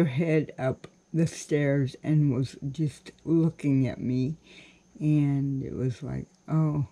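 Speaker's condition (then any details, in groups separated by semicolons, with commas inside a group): Cerebral palsy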